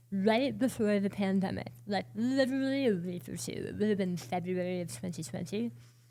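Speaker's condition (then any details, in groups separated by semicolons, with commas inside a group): Oral cancer, partial glossectomy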